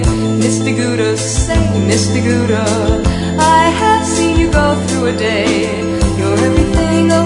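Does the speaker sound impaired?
No.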